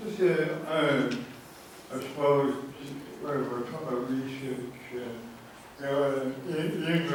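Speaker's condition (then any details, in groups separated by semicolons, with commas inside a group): Cerebral palsy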